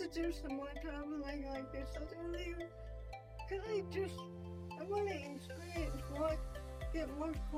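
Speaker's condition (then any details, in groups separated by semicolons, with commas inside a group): Spastic quadriplegic cerebral palsy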